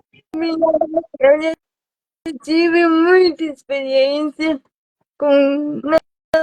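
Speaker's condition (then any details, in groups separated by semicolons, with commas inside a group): Cerebral palsy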